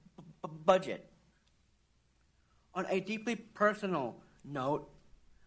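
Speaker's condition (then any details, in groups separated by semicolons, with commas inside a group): Down syndrome; intellectual disability, processes information more slowly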